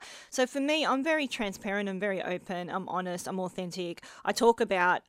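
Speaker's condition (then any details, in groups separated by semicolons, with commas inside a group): Bilateral cleft lip and palate; adult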